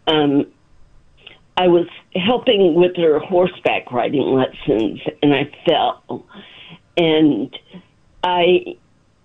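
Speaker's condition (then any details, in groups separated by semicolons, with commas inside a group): Spasmodic dysphonia; spasmodic dysphonia for a short time, Botox treatments with good result, walks slowly with cane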